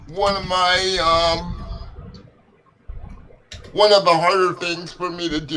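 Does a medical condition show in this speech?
Yes: cerebral palsy; legs affected.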